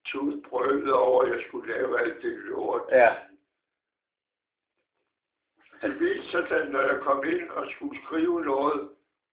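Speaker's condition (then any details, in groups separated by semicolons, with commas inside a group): Parkinson's disease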